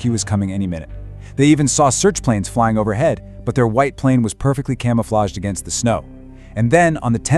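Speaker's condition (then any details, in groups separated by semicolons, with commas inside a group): No condition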